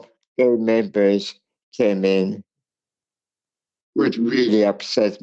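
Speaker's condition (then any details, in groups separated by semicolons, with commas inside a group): Cerebral palsy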